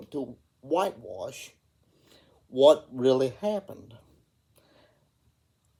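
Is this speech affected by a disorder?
Yes: cerebral palsy; reports speaking clearly.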